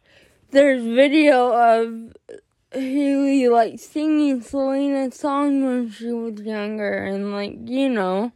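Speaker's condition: Cerebral palsy; anxiety since 7th grade worsened it, more jerking in class; age 17, cbd oil since freshman year for cerebral palsy and anxiety; since 7th grade anxiety made talking to people comfortably harder

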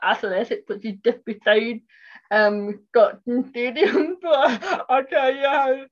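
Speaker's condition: Cerebral palsy; speech impairment

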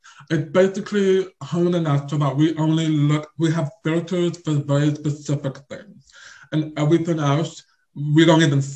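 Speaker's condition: Deaf or hard of hearing; invisible deafness

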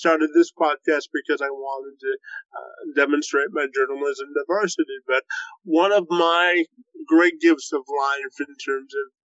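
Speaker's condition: Cerebral palsy, spastic quadriplegia

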